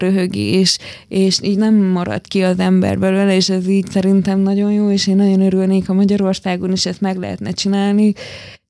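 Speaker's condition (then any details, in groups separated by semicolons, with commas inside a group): Hearing loss; hard of hearing, likely from birth, detected at age five, first hearing aid at five; hearing aids in both ears, relies on lip-reading, unaided hears almost nothing beyond one meter; quiet child, started speaking late, recited nursery rhymes poorly in kindergarten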